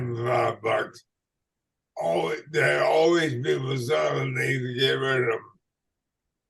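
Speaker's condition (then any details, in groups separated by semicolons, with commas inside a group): ALS/MND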